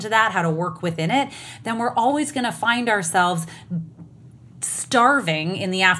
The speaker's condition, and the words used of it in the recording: None; typical speech.